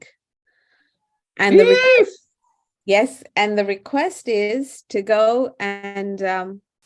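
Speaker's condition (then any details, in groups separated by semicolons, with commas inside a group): No condition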